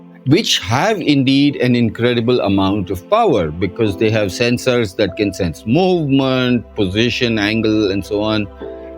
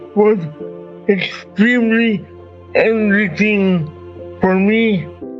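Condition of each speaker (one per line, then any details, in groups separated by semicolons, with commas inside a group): No condition
Cerebral palsy; slow to speak, speech improves with continued talking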